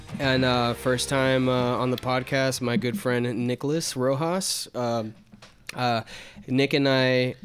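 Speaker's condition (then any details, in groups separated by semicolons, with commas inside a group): No condition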